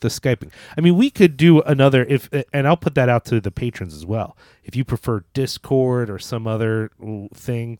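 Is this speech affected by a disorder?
No.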